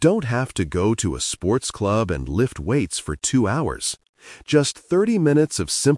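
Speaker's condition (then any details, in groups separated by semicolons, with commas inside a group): No condition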